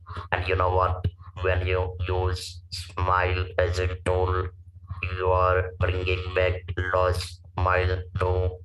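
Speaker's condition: Laryngectomy for vocal cord cancer, stage 4 vocal cord cancer; speaks with electrolarynx; lost natural voice, hoarse then whispering, wrote 3 months, robotic electrolarynx voice, no pitch or emotion

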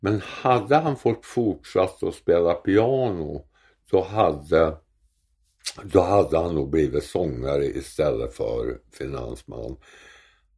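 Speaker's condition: Tongue cancer; half of tongue surgically removed for cancer

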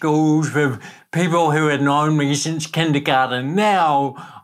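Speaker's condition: Cerebral palsy; talking and limbs

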